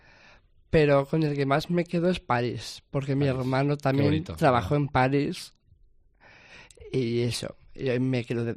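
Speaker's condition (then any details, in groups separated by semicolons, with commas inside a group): Down syndrome; trisomy 21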